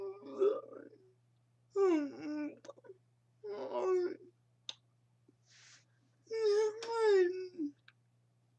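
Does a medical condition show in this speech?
Yes: cerebral palsy.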